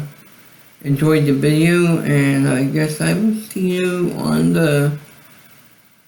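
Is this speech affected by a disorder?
Yes: cerebral palsy; voice sound affected.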